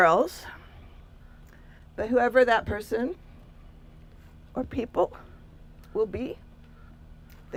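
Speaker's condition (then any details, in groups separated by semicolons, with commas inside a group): No condition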